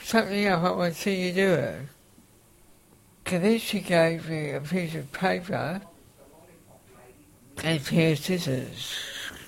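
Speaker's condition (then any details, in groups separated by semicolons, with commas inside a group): Facioscapulohumeral muscular dystrophy, facioscapulohumeral (FSHD); early prognosis life to 14-19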